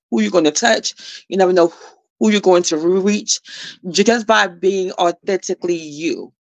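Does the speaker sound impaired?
Yes: stuttering; here repeated sounds.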